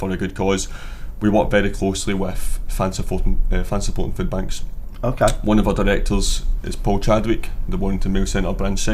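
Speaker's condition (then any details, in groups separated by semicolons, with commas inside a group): No condition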